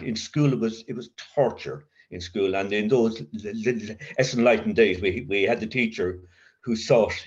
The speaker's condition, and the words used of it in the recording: Stuttering. And then my stutter went from being it was no longer overt.